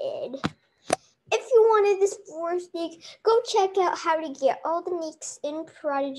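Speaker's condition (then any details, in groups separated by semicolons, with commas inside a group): No condition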